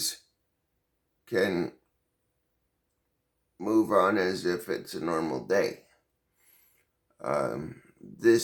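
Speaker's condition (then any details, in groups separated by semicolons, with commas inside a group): Cerebral palsy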